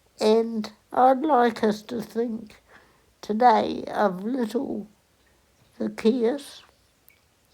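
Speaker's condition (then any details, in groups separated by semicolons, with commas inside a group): Cerebral palsy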